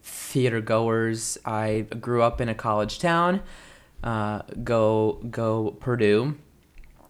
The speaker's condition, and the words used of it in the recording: Stuttering. When I can still stutter more, but have it be just embodied and free and not struggled and not have it be tension filled.